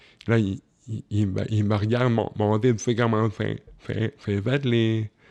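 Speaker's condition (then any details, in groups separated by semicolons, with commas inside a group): Cerebral palsy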